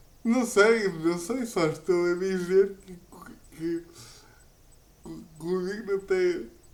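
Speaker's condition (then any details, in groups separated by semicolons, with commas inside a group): Cerebral palsy; uses a wheelchair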